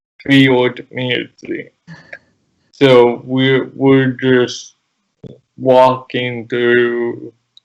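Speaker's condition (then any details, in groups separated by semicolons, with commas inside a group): Cerebral palsy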